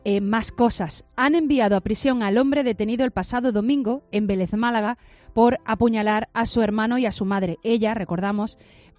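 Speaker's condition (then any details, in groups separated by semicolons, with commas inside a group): No condition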